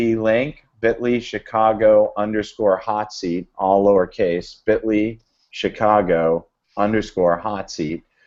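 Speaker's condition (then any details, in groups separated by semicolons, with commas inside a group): No condition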